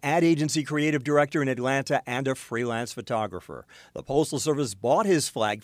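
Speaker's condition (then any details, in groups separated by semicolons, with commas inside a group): No condition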